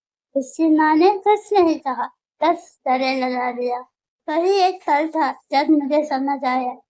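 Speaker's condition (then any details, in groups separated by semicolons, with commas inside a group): Muscular dystrophy; wheelchair user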